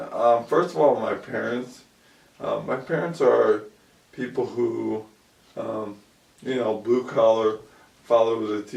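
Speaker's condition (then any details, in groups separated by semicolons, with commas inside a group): ALS; about 2 years since onset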